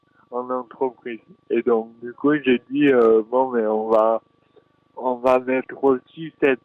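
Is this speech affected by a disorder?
Yes: dystonia; neurological brain disorder, oxygen lack impairing muscle supply, from delivery complication, present since birth; 24 years old, just finished running stage of tour; elocution disorder, fine motor impairment.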